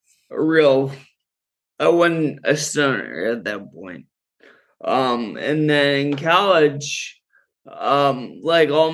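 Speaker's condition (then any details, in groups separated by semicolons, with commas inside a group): Friedreich's ataxia; progressive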